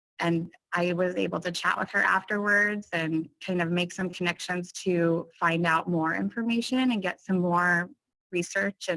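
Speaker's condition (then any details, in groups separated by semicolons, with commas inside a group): No condition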